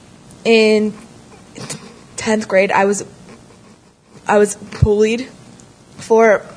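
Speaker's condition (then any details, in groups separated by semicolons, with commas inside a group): Stuttering; stuttering recognized as a problem around fourth grade after changing schools, first met others who stutter through Our Time at 16; stuttered a lot on own name in tenth grade, used tricks to hide stuttering; prolonged sounds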